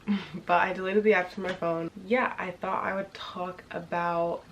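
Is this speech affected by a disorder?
No.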